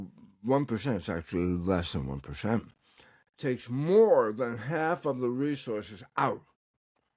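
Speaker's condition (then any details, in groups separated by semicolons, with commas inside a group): Tongue cancer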